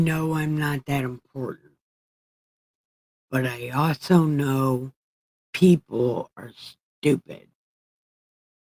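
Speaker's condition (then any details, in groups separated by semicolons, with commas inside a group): Brain injury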